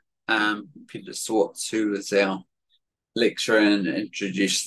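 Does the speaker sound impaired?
Yes: cerebellar atrophy; said to be genetic, significant environmental component, affects speech and balance, worse when tired or stressed; worse today than usual.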